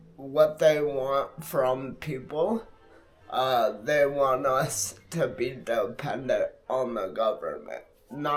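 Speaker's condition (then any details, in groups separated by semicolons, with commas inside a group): Multiple sclerosis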